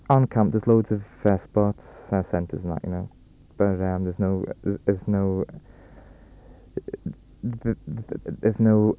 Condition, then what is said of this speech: Stuttering. No, there's times, and you feel okay, but if the stammer starts, then you feel a bit awkward, a bit embarrassed, maybe.